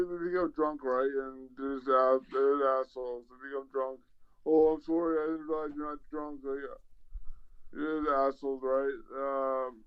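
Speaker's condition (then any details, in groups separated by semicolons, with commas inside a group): Traumatic brain injury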